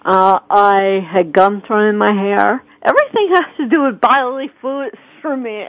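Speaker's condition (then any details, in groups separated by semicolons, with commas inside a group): Cerebral palsy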